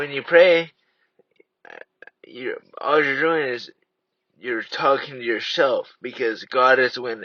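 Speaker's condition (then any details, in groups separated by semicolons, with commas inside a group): Traumatic brain injury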